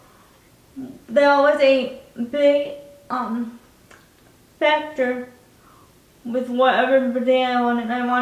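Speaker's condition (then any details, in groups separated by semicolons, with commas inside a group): Cerebral palsy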